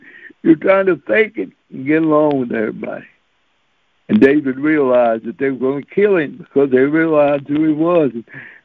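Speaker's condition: Cerebral palsy; since birth

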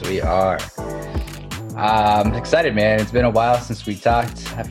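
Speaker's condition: No condition

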